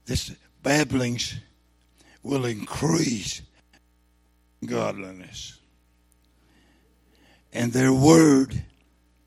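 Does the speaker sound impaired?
Yes: throat cancer, lost vocal cord; ate away vocal cord.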